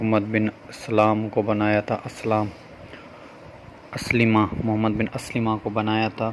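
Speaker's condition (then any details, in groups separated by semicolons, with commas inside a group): No condition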